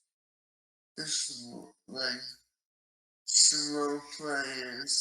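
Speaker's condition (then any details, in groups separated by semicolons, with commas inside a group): ALS; very aggressive fast-progressing form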